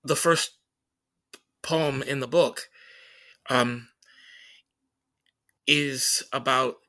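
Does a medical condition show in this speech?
Yes: stutter; stutters during conversation, acknowledged by speaker; here prolonged sounds, blocks.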